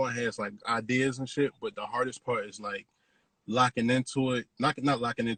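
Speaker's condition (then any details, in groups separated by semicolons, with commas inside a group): No condition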